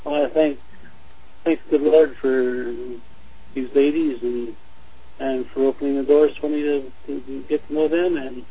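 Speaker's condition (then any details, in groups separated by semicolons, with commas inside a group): Parkinson's disease; slight right hand tremor progressing to stage 3 right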